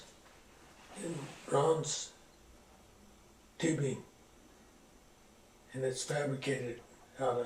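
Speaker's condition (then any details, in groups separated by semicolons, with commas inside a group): Parkinson's; slowing down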